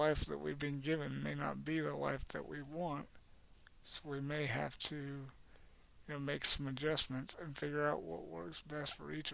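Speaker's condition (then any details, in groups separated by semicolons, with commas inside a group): Cerebral palsy; worsened by neck injury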